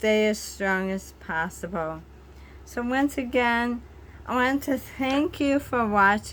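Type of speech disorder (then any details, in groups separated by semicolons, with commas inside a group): Slurred speech; bulbar ALS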